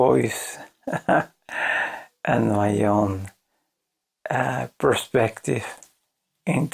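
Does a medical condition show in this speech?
Yes: ALS.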